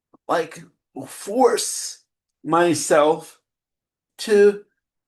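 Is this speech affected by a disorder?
Yes: cerebral palsy; spastic type.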